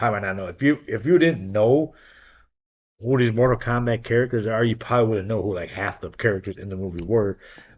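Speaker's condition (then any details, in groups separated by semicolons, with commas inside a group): No condition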